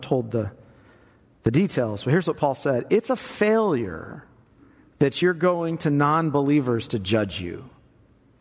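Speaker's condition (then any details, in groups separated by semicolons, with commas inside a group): No condition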